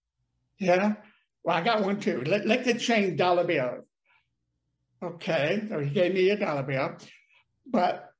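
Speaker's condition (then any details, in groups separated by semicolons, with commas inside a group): Deafness; paralysis on one side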